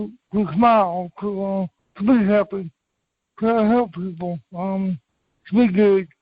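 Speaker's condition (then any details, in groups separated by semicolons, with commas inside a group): Cerebral palsy; from birth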